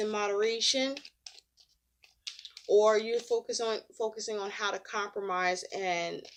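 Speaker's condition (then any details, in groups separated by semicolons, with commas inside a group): No condition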